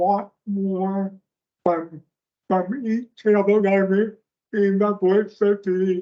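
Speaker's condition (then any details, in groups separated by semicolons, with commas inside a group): Speech impairment; speech impairment, relies on slides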